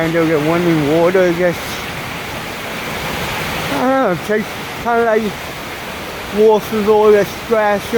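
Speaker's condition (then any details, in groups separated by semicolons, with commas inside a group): Cerebral palsy; mild, ataxic type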